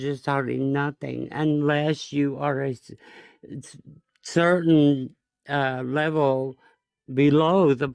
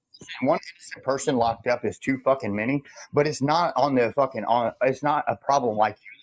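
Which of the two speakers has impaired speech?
The first: Parkinson's disease; four brain surgeries; after 4 brain surgeries; speech less clear, from surgeries and condition.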